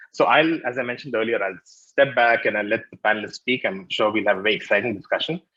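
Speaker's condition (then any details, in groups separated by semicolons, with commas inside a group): No condition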